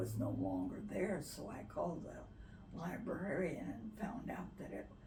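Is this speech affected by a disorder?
Yes: Parkinson's.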